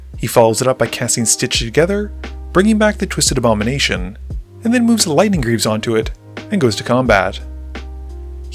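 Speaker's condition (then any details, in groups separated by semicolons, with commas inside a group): No condition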